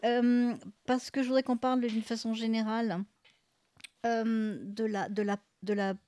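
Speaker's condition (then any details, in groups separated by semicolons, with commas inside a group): No condition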